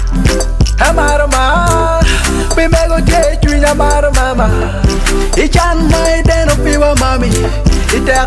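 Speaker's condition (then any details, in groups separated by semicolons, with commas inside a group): No condition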